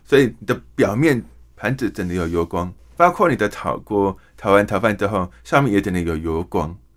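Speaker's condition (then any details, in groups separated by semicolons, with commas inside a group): Hearing impairment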